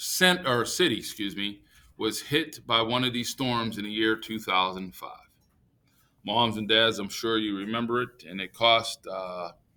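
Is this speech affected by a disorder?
No.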